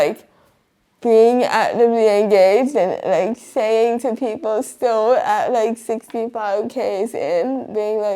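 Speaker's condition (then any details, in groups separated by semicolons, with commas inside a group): Cerebral palsy; wheelchair user most of life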